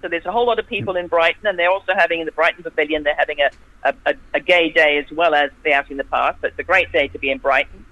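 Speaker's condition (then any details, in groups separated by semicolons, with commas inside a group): No condition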